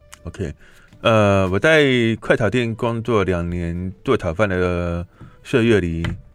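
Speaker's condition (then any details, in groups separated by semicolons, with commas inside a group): Hearing impairment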